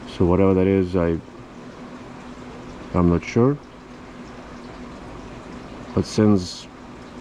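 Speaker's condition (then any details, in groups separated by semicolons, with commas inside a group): No condition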